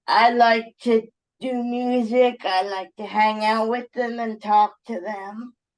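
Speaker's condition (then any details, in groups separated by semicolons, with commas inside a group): Cerebral palsy; uses wheelchair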